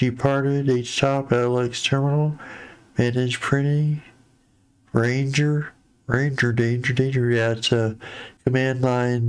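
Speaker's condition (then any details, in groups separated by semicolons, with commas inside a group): Parkinson's disease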